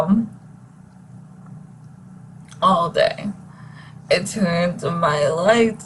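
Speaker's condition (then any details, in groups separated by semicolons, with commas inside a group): ALS; no ventilator needed yet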